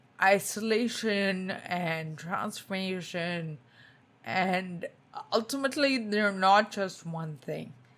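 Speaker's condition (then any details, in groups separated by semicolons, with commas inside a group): Spinocerebellar ataxia type 2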